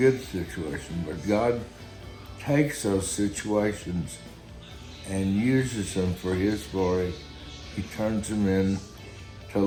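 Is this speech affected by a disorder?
Yes: Guillain-Barré syndrome; phantom sensations in arms and legs; just over a year since diagnosis, improving, weak right grip.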